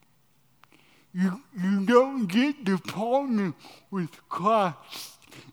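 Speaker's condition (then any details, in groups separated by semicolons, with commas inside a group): Cerebral palsy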